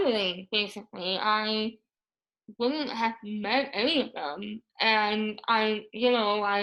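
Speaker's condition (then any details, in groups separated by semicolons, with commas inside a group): Moebius syndrome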